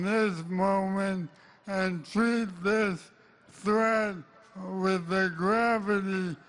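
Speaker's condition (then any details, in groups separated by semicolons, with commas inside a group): ALS; weak voice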